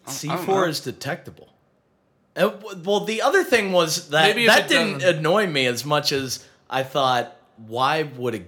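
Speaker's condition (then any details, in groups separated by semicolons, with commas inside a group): No condition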